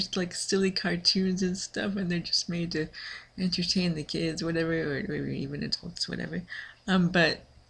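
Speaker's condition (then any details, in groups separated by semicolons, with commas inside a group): Cerebral palsy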